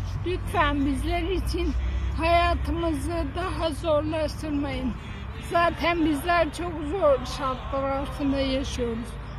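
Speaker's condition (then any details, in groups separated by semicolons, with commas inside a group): Friedreich's ataxia; needs helper to bathe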